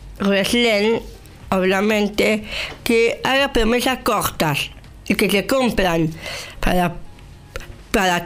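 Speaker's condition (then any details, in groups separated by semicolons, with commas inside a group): Down syndrome; with intellectual disability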